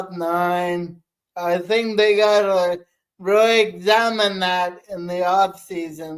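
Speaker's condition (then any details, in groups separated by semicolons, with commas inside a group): Cerebral palsy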